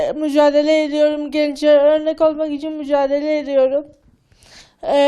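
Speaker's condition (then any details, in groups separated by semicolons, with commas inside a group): Cerebral palsy; speech difficulty from muscle tightness, improved by reading aloud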